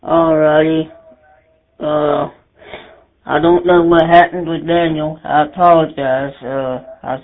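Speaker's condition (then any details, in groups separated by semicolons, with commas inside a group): Speech impediment; sometimes pronounces things wrong, name misheard over radio net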